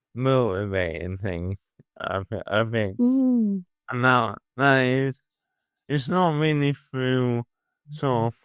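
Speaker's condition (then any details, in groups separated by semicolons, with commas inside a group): Motor neuron disease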